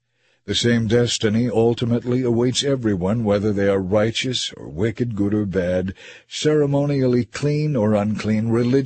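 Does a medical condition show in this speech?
No.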